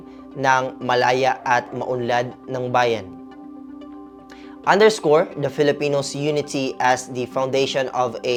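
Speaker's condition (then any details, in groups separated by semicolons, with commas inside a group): No condition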